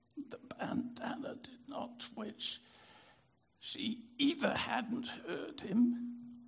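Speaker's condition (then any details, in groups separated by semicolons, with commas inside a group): Spasmodic dysphonia; lost three-octave singing range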